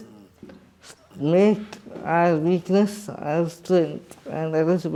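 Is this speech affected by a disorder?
Yes: cerebral palsy.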